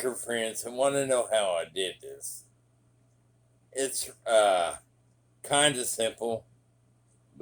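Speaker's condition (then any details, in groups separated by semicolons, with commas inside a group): Traumatic brain injury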